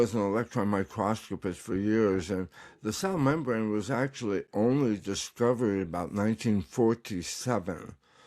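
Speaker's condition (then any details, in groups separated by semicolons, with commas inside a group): Tongue cancer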